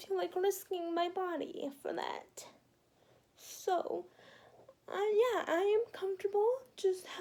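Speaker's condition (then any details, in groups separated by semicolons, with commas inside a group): Quadriplegic cerebral palsy; spastic quadriplegic type, hip surgery, one leg angled; age 17, occasional physical therapy, back pain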